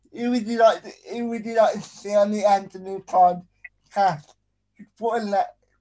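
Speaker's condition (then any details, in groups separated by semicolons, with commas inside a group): Spastic quadriplegic cerebral palsy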